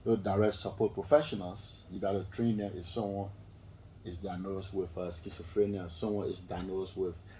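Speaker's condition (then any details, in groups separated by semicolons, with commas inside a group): No condition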